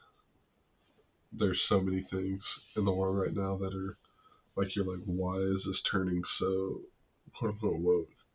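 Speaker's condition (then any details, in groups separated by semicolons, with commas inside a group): No condition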